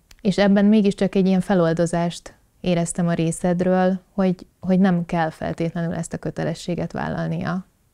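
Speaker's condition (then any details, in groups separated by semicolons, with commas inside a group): No condition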